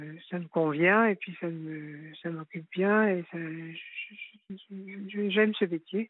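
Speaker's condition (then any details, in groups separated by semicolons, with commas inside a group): Parkinson's disease; left leg dragging, frequent tripping, noticed by sports coach, diagnosed by rheumatologist, confirmed by neurologist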